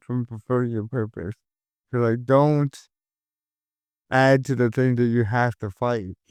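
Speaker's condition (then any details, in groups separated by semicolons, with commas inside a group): Cerebral palsy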